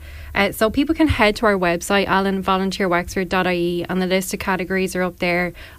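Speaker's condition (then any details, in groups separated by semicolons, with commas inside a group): No condition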